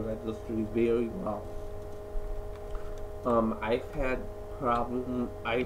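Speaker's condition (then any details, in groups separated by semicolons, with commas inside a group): Cerebral palsy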